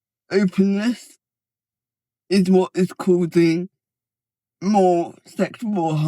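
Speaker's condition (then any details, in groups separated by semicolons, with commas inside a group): Cerebral palsy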